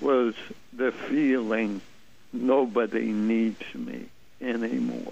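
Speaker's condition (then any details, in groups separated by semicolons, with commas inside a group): ALS; ALS diagnosed 2001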